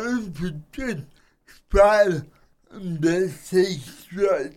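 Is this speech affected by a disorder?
Yes: cerebral palsy; self-described as speaking a bit oddly, host says speech not odd at all.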